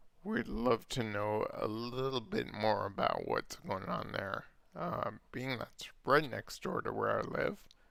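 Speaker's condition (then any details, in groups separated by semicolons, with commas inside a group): Multiple sclerosis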